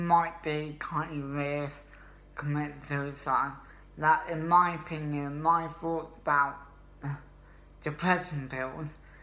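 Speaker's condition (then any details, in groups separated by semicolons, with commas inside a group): Cerebral palsy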